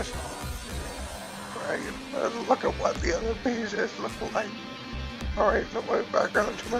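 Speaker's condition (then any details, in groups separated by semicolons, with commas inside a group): Cerebellar ataxia from brain tumour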